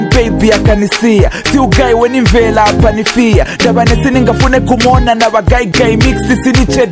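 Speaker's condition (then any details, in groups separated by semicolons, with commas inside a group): No condition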